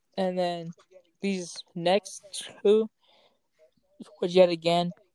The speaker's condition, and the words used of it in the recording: Stuttering. Because you see me struggling, and it's like, nah, bro, let me got you.